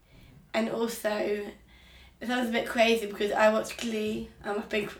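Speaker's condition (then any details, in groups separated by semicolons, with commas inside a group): Down syndrome; Down syndrome since birth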